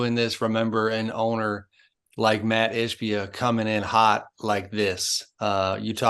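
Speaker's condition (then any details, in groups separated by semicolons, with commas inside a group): No condition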